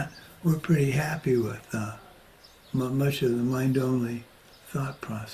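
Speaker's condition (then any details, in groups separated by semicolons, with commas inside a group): Parkinson's disease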